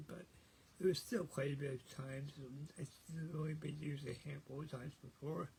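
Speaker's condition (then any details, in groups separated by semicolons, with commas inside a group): Cerebral palsy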